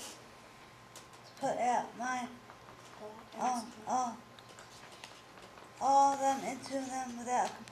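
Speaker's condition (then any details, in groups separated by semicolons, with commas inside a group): Brain injury; traumatic, vehicle accident, needed cane or wheelchair; about 25 years since injury, physical and speech therapy; speech improved with speech therapy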